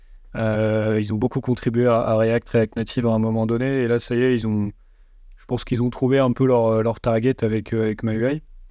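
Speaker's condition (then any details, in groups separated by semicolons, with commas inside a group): No condition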